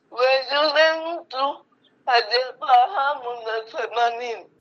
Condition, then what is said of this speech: Cerebral palsy. Yeye ana changamoto ya matamshi aliyoyapata kutokana na ugonjwa wa cerebral palsy.